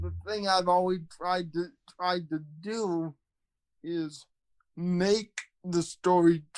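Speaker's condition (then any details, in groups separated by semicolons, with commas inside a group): Cerebral palsy, spastic quadriplegia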